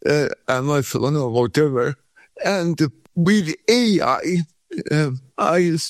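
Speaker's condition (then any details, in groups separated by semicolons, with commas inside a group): Cerebral palsy; no breathing first 40 minutes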